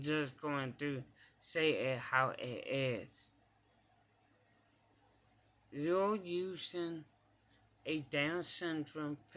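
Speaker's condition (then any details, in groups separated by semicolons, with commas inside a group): Cerebral palsy; mild form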